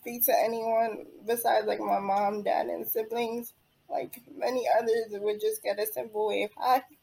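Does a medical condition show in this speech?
Yes: cerebral palsy; diagnosed at 9 months after delayed development, attended early intervention therapy; age 28, needs help with most daily living activities.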